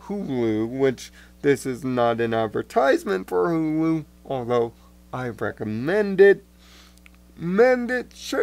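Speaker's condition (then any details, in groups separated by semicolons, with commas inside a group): Cerebral palsy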